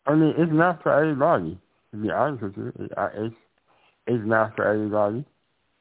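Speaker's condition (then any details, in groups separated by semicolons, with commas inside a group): Muscular dystrophy with tracheostomy; born with muscular dystrophy, wheelchair user since age 12; age 44, weighs 55 pounds, calling in by phone; voice distorted by tracheostomy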